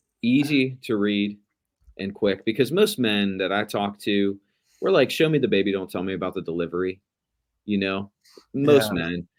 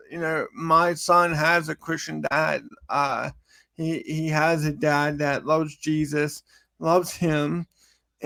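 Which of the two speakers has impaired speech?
The second: cerebral palsy; from birth.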